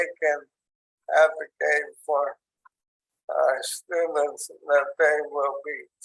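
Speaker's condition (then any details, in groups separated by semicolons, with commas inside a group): ALS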